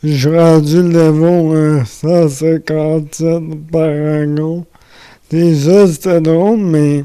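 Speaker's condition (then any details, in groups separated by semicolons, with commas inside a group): Amyotrophic lateral sclerosis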